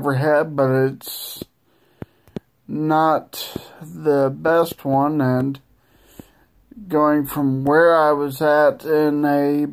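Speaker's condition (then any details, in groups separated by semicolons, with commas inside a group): Multiple sclerosis; no control over legs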